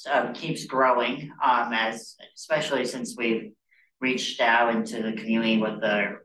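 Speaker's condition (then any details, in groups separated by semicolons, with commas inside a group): Cleft lip and palate; born with cleft lip and cleft palate, childhood care at Washington University St. Louis children's team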